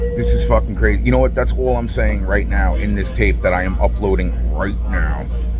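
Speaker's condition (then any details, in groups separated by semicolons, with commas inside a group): No condition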